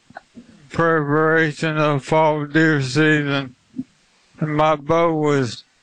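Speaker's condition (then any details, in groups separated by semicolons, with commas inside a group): ALS; limb-onset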